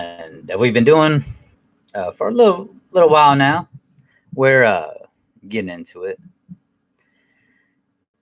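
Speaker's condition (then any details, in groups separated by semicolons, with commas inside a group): No condition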